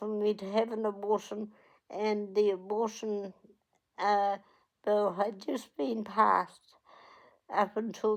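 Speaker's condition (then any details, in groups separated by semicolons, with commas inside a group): Cerebral palsy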